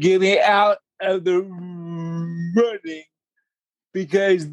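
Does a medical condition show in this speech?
Yes: cerebral palsy; slower movement.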